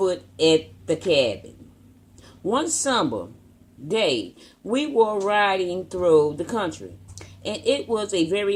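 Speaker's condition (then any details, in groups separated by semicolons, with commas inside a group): No condition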